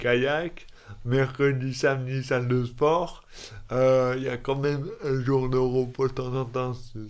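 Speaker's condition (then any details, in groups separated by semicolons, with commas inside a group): Dystonia; neurological, affects fine motor skills and speech, speech therapy until age 18, judo since age 3 to compensate; elocution difficulties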